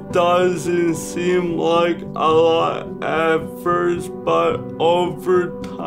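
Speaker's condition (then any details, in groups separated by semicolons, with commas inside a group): Traumatic brain injury; severe, accident, wheelchair user; five years since injury, magnetic stimulation therapy; once mute, flat slow speech, now faster, more expressive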